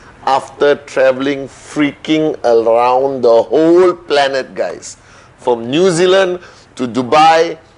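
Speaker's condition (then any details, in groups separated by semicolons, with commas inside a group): No condition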